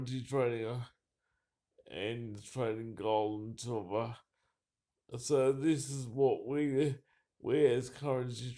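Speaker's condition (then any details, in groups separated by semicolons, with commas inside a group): Cerebral palsy; uses wheelchair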